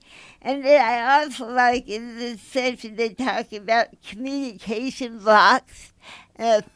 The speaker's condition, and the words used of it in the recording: Cerebral palsy. And I say, if you can't understand me, stop me.